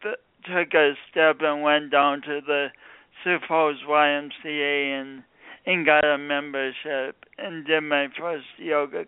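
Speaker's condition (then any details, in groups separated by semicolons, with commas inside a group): Speech impediment from birth injury; born few weeks early, oxygen loss on way to emergency room, coordination differences; speech impediment present, comfortable with own voice; speech impediment sounding unlike a regional accent, not a Midwestern accent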